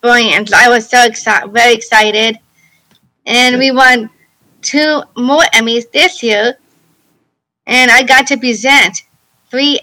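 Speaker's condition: Down syndrome; congenital

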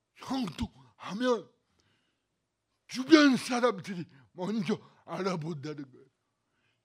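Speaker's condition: Cerebral palsy; worsening

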